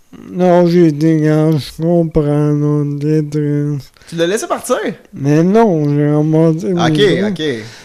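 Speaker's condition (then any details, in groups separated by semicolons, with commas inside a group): Amyotrophic lateral sclerosis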